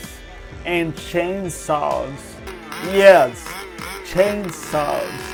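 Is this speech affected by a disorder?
Yes: cerebral palsy.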